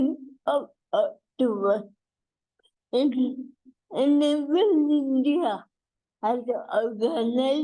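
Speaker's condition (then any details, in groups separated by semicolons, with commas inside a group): Cerebral palsy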